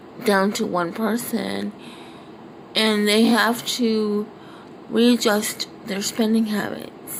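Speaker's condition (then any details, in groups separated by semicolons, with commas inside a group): Cerebral palsy, triplegia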